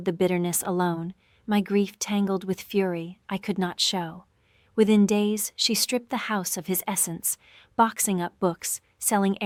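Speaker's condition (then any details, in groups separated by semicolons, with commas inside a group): No condition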